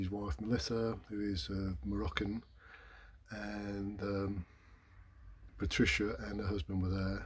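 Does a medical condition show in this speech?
No.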